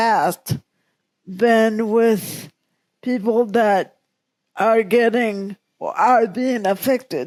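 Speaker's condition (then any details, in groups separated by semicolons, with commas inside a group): Cerebral palsy; present from birth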